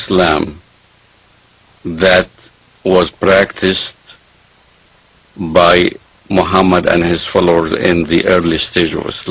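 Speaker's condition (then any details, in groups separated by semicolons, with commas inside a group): No condition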